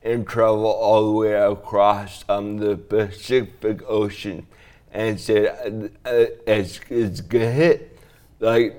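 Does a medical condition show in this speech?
Yes: traumatic brain injury; diffuse axonal brain shearing from snowboard crash into tree, cerebellum damaged, month-and-a-half coma, walks with walker; slurred speech, thinking sharp, relearned talking and swallowing after coma.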